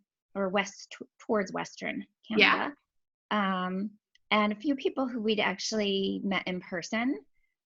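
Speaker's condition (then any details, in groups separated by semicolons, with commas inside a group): No condition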